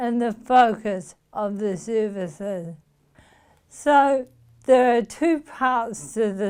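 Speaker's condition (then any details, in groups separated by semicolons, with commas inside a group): Motor neuron disease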